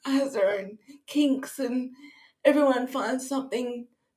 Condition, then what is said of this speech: Cerebral palsy. But when I go on to cams, a lot of people will think that I'm drunk when they first see me.